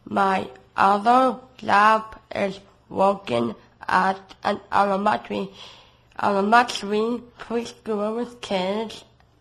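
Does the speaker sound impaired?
Yes: Down syndrome.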